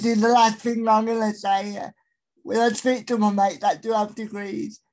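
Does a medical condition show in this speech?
Yes: spastic quadriplegic cerebral palsy; unable to walk; told would never verbally communicate, later began speaking.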